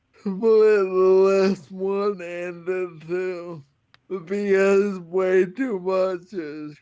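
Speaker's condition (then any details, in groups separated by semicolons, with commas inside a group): Friedreich's ataxia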